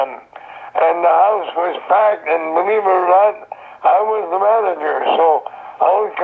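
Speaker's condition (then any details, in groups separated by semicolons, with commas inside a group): Throat cancer; survivor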